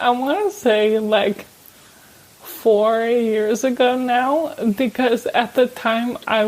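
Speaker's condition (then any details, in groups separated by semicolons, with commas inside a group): ALS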